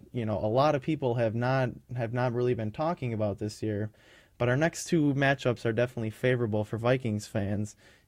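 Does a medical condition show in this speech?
No.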